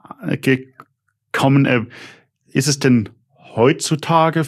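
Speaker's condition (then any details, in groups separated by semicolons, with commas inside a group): Stuttering; developmental, lifelong, possibly inherited, father stuttered, brother fluent, logopedic speech therapy, constant since second grade; block audible at start of episode; blocks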